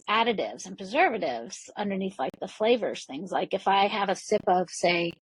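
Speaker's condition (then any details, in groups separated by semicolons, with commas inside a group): No condition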